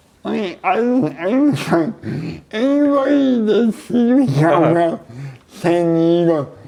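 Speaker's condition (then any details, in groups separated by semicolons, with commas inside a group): Cerebral palsy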